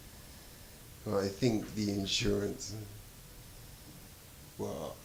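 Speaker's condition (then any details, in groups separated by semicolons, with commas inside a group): Traumatic brain injury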